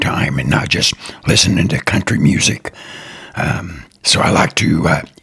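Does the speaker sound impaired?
Yes: throat cancer; came through it; voice affected, fears listeners criticizing voice, voice cannot be changed.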